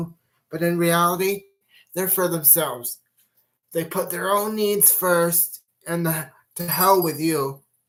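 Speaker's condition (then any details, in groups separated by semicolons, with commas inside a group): Cerebral palsy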